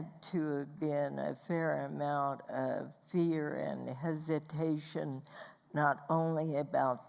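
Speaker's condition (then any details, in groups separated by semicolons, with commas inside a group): Spasmodic dysphonia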